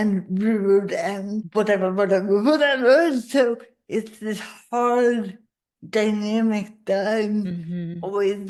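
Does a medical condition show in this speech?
Yes: cerebral palsy; spasticity.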